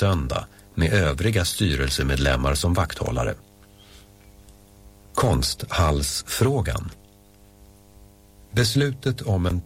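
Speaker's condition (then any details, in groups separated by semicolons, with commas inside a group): No condition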